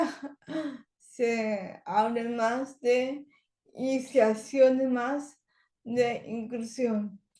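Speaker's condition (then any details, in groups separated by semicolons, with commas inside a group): Cerebral palsy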